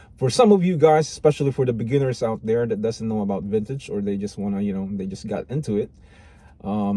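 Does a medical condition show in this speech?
No.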